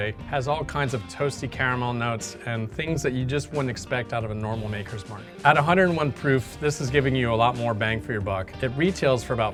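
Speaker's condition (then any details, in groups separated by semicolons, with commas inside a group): No condition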